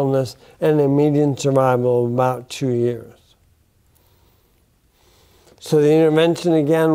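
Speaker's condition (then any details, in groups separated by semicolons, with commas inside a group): Bulbar onset ALS; affects speech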